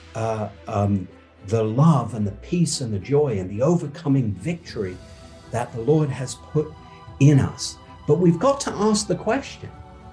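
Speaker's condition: No condition

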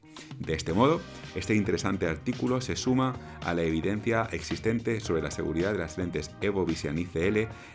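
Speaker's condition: No condition

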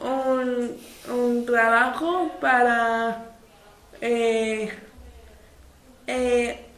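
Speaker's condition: Cerebral palsy; wheelchair user

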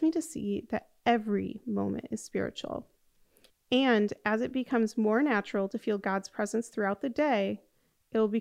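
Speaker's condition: No condition

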